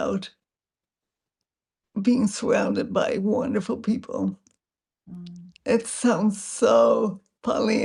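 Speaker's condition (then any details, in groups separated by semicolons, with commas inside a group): Multiple sclerosis; progressive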